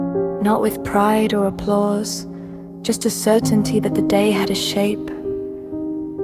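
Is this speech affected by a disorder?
No.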